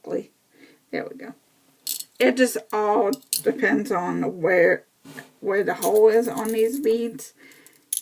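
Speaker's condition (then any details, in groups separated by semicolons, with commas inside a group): Cerebral palsy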